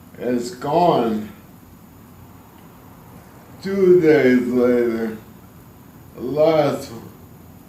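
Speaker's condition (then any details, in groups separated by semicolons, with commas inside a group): ALS; spasticity main symptom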